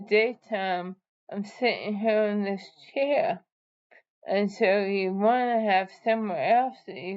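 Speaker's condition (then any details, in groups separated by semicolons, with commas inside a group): ALS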